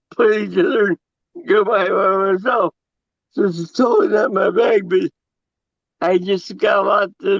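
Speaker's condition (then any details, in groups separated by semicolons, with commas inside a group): Cerebral palsy; audible in voice, distinctive speech pattern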